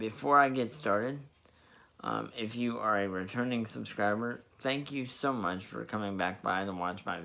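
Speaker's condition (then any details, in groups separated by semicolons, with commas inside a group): Spastic diplegia cerebral palsy; wheelchair user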